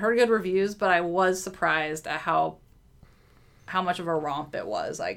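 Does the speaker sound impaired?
No.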